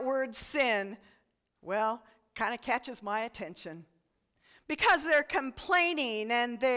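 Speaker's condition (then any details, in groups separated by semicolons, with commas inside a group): No condition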